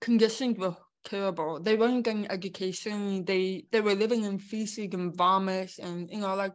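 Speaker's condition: Born deaf; congenital deafness

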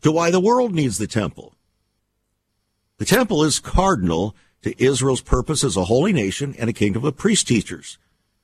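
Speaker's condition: No condition

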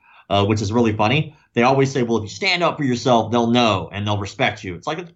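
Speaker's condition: Cleft lip and palate; congenital, repeated corrective surgeries from birth until age 16

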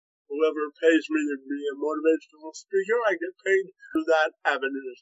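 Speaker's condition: Cerebral palsy, spastic quadriplegia

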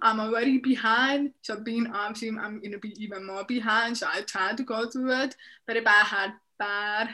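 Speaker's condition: Deafness; profound, noticed at 7 months, unknown cause, bilateral cochlear malformation, left cochlear implant at 3; speech therapy for speaking and listening in deaf and hard of hearing program

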